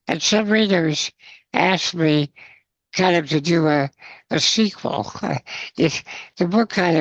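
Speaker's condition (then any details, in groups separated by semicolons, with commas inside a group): Spinal muscular atrophy; congenital, muscle weakness, wheelchair user; lifelong, age 62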